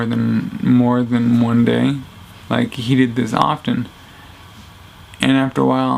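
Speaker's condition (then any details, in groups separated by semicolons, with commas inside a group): Traumatic brain injury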